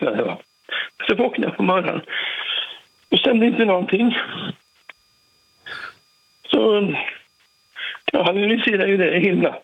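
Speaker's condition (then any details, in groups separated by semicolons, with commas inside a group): Parkinson's; 40-50 tablets daily, throat operation, ICU oxygen 12 hours about 2 months ago; sometimes difficulty speaking, trouble getting voice out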